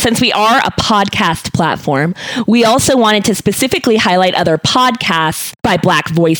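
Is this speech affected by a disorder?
No.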